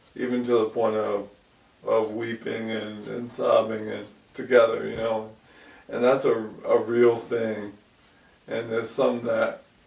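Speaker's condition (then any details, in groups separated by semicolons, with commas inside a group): ALS; about 2 years since onset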